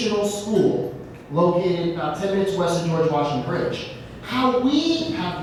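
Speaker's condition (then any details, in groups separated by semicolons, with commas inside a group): No condition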